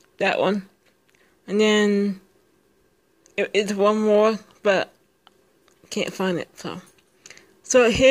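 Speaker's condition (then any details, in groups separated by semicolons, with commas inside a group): Speech impairment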